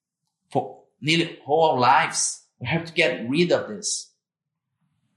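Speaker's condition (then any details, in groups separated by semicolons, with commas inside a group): No condition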